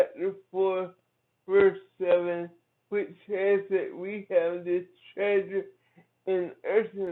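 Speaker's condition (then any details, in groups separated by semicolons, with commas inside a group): Cerebral palsy; from birth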